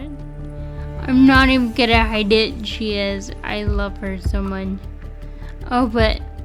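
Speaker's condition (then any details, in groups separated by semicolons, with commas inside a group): Friedreich's ataxia; neurological disorder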